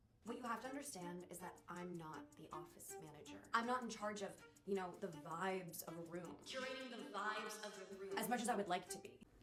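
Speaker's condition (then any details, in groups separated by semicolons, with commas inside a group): No condition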